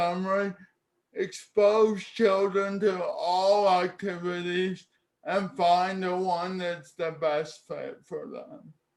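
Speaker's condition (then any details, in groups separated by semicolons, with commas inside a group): Cerebral palsy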